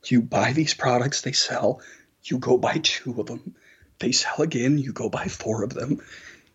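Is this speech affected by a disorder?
Yes: spasmodic dysphonia; vocal cords break open when speaking, breathy on certain syllables, can still communicate and be heard.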